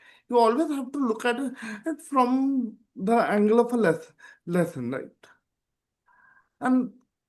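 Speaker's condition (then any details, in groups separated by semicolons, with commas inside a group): Cerebral palsy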